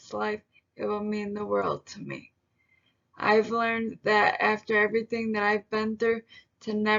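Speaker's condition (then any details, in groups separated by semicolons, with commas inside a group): Traumatic brain injury; car crash, leg spasticity, leg braces; years after injury, leg Botox, pump, physical therapy; had tracheostomy and ventilator, relearned speech in therapy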